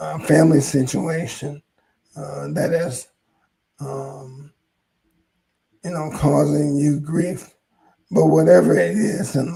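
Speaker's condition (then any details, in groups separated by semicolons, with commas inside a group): ALS; hoarse voice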